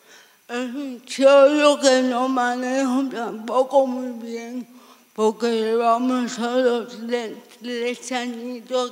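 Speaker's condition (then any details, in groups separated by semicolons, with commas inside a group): Severe cerebral palsy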